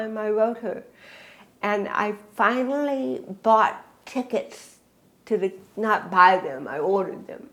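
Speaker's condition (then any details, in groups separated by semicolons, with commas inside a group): Cerebral palsy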